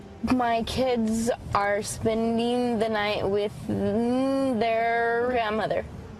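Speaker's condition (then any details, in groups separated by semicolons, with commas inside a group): Cerebral palsy, severe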